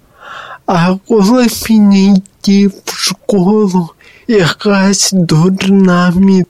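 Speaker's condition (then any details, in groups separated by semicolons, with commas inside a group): Cerebral palsy; born apparently lifeless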